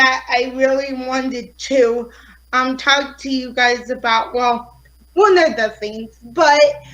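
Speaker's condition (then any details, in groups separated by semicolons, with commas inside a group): Cerebral palsy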